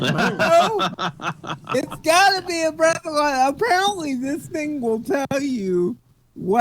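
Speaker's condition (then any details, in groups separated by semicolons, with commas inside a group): Cerebral palsy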